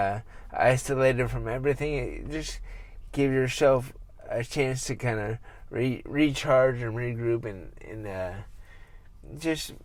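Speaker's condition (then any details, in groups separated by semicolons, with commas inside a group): Traumatic brain injury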